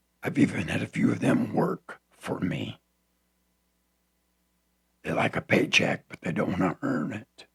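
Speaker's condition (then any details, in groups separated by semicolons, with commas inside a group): Throat cancer; tracheostomy tube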